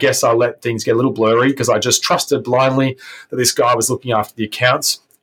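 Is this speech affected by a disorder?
No.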